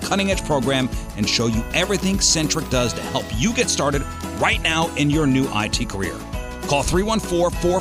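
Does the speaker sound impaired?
No.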